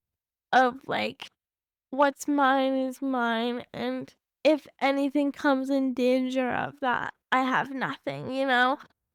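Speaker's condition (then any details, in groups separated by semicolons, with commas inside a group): Cerebral palsy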